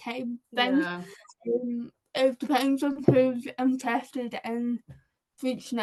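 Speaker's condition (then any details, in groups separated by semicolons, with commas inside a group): Cerebral palsy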